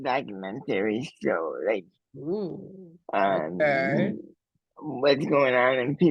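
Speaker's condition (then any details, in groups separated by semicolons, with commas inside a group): Cerebral palsy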